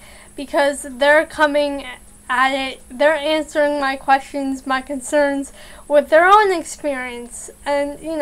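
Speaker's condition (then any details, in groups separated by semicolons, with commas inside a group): Cerebral palsy, mild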